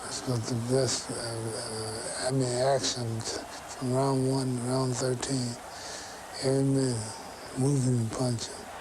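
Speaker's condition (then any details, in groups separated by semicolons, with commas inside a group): Parkinson's syndrome; no weakness, no tremor, mild; sometimes slurred speech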